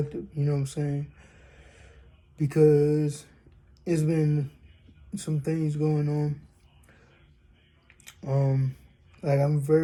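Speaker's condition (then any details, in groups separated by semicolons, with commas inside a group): Cerebral palsy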